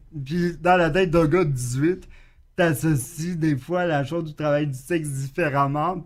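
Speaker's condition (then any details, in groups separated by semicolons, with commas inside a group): Cerebral palsy; acquired after chickenpox with intense fever at three weeks old, wheelchair user; expresses himself very well, good vocabulary per co-host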